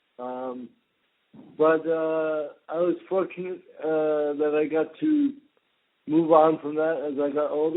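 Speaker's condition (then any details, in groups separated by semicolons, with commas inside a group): Cerebral palsy; present since birth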